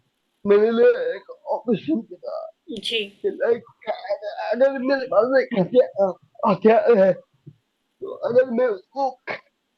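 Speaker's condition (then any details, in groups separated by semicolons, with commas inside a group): Cerebral palsy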